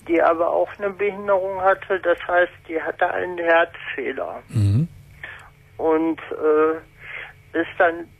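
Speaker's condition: Spastic paralysis since birth; able to communicate normally

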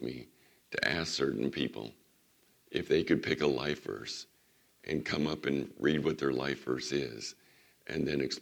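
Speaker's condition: Vocal cord surgery recovery; resting voice

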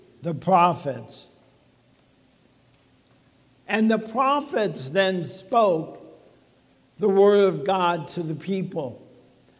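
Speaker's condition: ALS; talking a little bit funny

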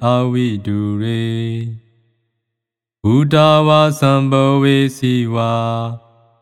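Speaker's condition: No condition

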